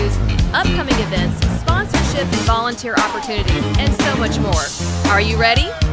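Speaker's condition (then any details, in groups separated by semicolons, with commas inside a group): No condition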